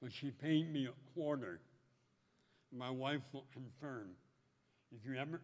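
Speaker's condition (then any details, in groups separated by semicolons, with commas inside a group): Speech impediment; voicing with clothespin on nose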